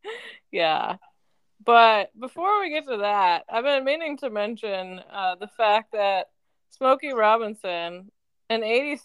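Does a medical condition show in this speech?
No.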